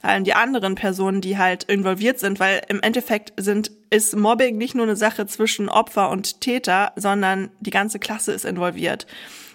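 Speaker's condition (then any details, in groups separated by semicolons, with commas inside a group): No condition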